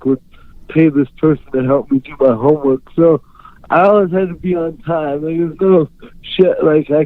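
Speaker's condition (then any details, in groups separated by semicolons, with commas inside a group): Cerebral palsy; unable to write or type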